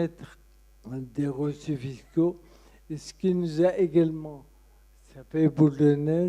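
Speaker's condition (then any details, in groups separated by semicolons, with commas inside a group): Friedreich's ataxia; speech therapy; effortful speech, effort to stand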